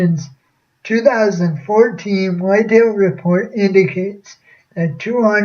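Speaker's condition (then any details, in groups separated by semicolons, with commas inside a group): Cerebral palsy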